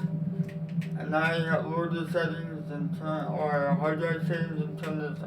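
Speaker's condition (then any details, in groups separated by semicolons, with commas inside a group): Cerebral palsy; affects legs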